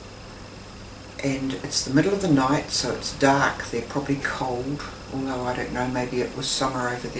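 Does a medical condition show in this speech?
No.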